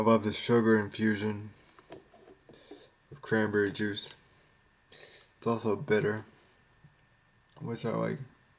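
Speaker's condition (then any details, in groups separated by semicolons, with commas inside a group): Cerebral palsy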